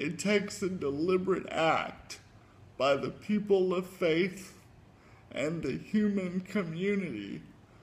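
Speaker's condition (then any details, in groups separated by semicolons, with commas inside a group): Cerebral palsy; affects fingers and toes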